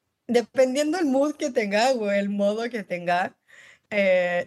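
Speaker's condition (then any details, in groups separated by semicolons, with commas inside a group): Down syndrome; congenital, since birth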